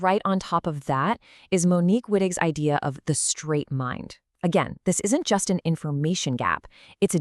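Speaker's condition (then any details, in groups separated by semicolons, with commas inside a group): No condition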